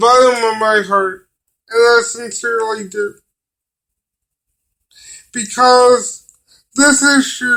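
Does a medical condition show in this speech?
Yes: cerebral palsy; limited use of the hands.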